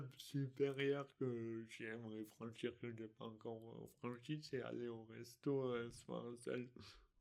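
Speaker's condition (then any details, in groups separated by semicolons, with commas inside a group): Dystonia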